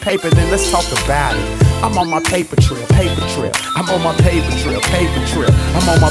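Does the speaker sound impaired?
No.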